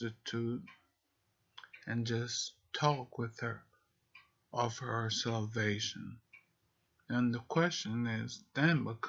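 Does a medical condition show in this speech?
Yes: multiple sclerosis.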